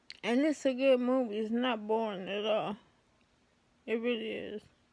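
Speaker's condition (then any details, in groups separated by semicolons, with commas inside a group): ALS; affects hands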